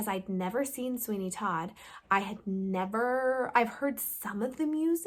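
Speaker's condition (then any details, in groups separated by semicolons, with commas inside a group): No condition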